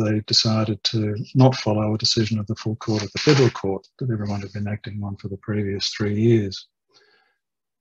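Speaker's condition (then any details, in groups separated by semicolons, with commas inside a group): No condition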